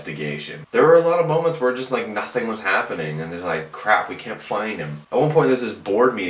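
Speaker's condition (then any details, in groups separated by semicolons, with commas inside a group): No condition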